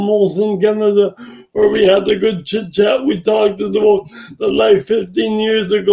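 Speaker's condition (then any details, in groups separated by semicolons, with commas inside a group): Brain injury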